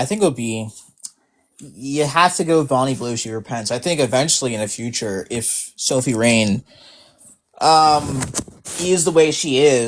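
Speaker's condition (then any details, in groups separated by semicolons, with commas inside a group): No condition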